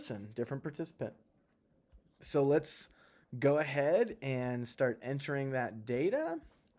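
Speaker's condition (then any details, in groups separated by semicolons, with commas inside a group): No condition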